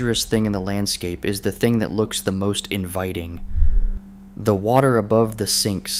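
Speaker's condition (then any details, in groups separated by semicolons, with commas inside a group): No condition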